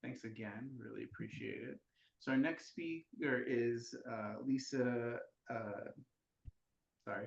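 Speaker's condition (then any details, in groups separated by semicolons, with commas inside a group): No condition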